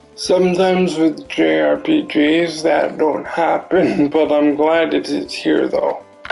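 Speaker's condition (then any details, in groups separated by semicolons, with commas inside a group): Cerebral palsy; affects limbs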